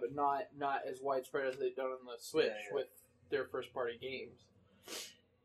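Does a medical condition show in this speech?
No.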